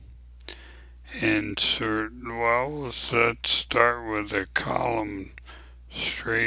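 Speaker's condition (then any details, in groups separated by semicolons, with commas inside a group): ALS; abnormally slow voice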